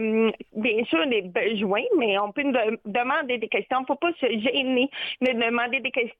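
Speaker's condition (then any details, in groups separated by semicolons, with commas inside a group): Deafness with cochlear implant; phone hard to understand, especially deep male voices, fast or quiet speakers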